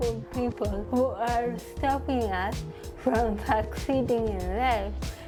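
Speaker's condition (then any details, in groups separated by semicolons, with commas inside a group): Cerebral palsy; from birth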